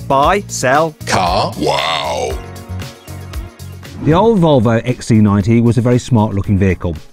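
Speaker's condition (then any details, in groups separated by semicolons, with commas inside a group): No condition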